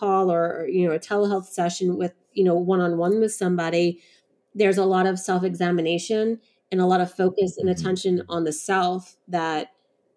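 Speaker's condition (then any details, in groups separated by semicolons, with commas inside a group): No condition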